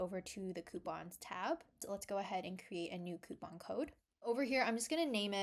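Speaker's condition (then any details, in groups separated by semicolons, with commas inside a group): No condition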